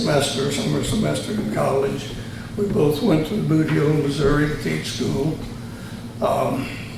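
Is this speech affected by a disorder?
Yes: tongue cancer surgery; both sides of tongue.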